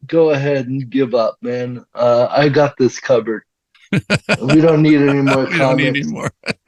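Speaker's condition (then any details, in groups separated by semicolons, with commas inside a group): Cerebral palsy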